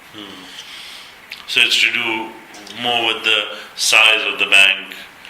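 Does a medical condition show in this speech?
No.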